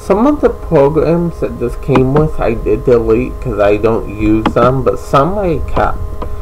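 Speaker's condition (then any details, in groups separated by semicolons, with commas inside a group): Cerebral palsy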